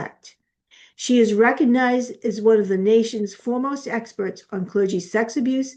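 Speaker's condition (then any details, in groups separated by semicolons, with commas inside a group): No condition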